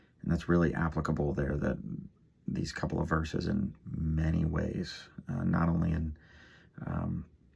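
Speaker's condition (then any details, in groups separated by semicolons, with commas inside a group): No condition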